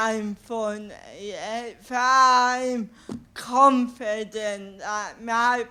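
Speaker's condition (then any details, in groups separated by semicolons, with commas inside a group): Cerebral palsy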